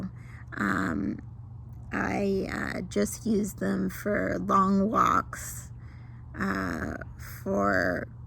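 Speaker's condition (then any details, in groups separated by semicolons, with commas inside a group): Mild cerebral palsy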